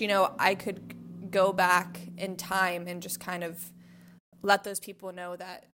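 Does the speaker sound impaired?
Yes: covert stutter; noticed by second grade, prolonged s sounds, trouble saying own name, school speech therapy; stutter similar to host's covert stutter, stuttering moments uncontrollable, earlier very fluent in stuttering group; here blocks.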